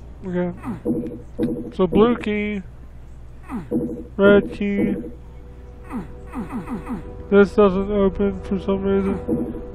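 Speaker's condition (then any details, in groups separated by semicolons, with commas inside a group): Cerebral palsy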